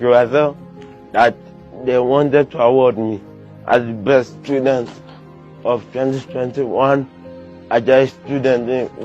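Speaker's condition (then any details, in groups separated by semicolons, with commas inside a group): Cerebral palsy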